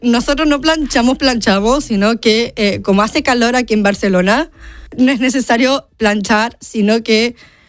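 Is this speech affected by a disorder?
Yes: Down syndrome; congenital, known from before birth; adult, age 30.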